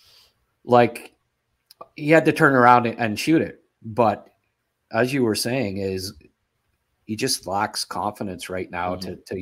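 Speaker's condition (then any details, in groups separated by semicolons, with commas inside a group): No condition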